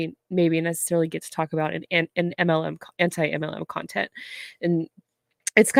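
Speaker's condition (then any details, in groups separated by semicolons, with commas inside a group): No condition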